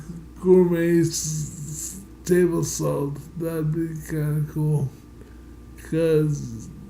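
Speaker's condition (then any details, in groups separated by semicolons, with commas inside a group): Multiple sclerosis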